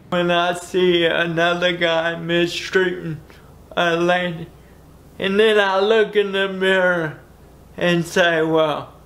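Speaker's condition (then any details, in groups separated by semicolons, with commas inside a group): Cerebral palsy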